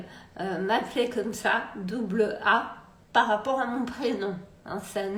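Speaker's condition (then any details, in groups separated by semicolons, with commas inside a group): Multiple sclerosis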